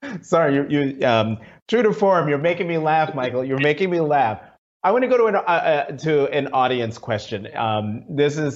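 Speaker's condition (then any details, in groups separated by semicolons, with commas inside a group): No condition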